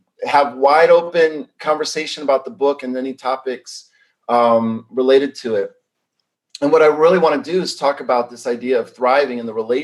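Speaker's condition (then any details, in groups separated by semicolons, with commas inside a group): No condition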